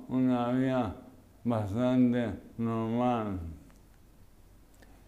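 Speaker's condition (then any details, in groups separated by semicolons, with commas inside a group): Amyotrophic lateral sclerosis; diagnosed one to two months earlier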